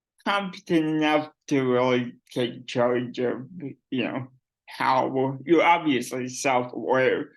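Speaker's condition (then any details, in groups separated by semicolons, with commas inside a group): Cerebral palsy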